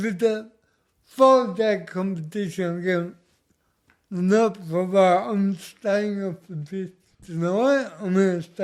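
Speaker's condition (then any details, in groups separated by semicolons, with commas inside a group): Cerebral palsy; speech noticeably affected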